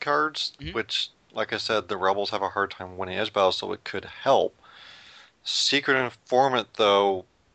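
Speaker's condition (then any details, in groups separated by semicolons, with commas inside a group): No condition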